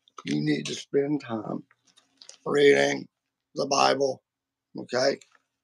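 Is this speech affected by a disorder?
Yes: vocal cord surgery; including laser treatment.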